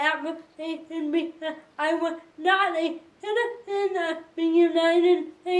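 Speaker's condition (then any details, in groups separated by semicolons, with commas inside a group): Cerebral palsy, spastic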